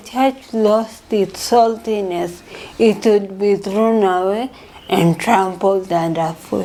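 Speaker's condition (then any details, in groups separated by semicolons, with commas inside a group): Cerebral palsy; from birth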